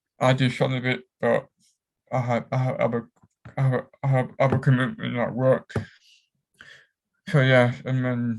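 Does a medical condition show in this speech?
Yes: cerebral palsy; affects whole body; cramps.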